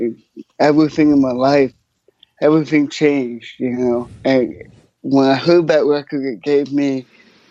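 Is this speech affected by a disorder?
Yes: cerebral palsy.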